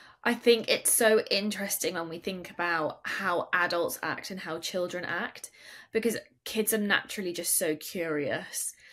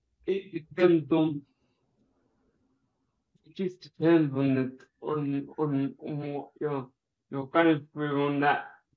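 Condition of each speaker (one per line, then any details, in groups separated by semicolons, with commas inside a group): No condition
Cerebral palsy; from birth, legs only, multiple hamstring and foot surgeries; wheelchair user, walks indoors with aid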